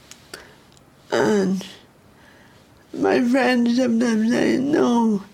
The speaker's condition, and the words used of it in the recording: Cerebral palsy. I try not to use big words because they take my breath away and it's too long to ... again.